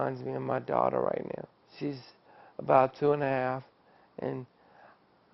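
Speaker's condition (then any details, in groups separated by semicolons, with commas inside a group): ALS; after diagnosis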